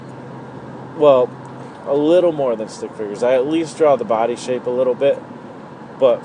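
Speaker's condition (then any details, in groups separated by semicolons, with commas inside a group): No condition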